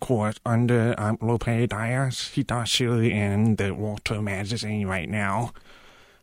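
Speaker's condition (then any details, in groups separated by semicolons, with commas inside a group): Profound deafness; uses cochlear implants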